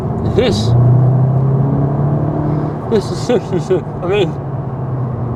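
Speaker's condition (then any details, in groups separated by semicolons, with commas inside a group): Mouth cancer surgery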